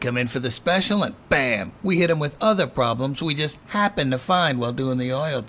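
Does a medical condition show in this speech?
No.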